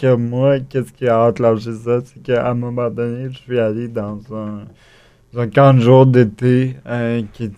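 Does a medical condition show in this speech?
Yes: cerebral palsy; acquired, wheelchair user.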